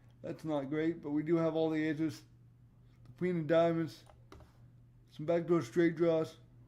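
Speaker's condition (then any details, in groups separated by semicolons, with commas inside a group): Cerebral palsy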